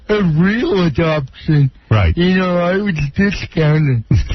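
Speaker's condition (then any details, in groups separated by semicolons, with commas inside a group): Cerebral palsy; walks with walker; speech impaired, speaks very slowly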